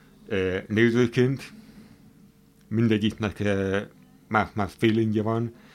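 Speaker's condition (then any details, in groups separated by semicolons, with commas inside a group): Hearing impairment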